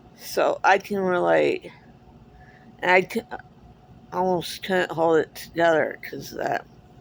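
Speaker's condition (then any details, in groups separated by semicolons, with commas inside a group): Cerebral palsy; speaks differently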